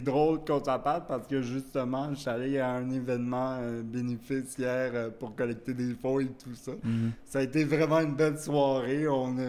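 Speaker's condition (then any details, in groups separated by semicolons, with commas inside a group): Cerebral palsy; wheelchair use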